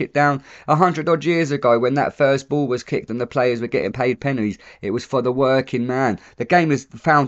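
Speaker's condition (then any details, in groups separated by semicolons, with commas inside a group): No condition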